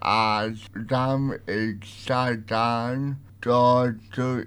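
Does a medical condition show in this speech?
Yes: cerebral palsy; uses light writer communication device; interview combines own voice with audio typed on Lightwriter communication device.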